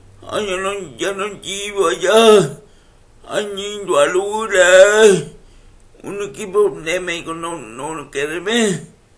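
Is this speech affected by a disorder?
Yes: cerebral palsy; uses wheelchair.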